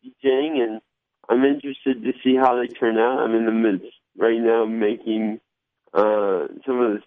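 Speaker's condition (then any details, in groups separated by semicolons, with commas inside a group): Cerebral palsy; from birth, diagnosed at age three, left hand partially paralyzed, no crutches, occupational and speech therapy; mild slur, varies by day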